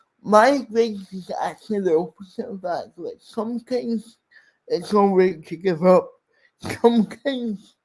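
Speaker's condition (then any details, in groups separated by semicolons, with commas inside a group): Cerebral palsy; speech impairment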